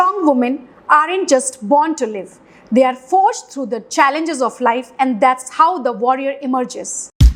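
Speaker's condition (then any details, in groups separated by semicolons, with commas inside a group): No condition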